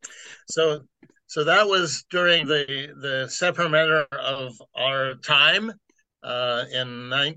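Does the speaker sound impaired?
Yes: aphasia after stroke; aphasia caused by stroke; about 5 years since stroke; trouble with certain topics, numbers, pronouncing some words, knows what to say but slow.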